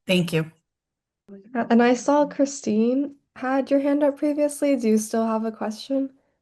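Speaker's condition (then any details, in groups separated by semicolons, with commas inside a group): No condition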